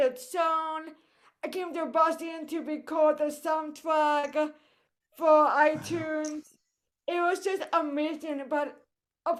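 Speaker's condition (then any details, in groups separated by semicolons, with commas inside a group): Cerebral palsy; voice affected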